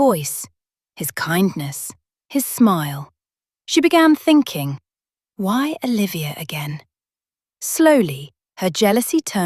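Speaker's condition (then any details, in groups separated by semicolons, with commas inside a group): No condition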